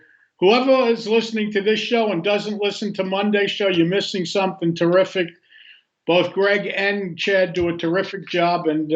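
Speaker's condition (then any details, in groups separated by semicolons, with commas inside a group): No condition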